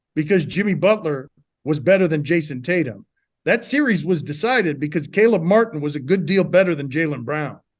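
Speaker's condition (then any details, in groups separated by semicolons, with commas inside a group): No condition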